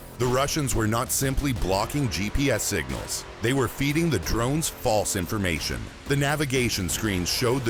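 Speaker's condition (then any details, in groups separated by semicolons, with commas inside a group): No condition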